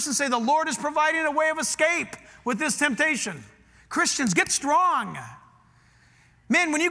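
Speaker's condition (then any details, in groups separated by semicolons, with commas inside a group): No condition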